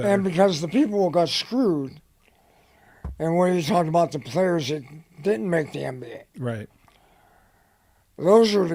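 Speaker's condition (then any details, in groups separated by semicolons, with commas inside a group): Head and neck cancer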